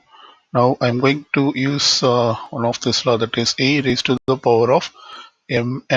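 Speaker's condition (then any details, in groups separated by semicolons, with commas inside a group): No condition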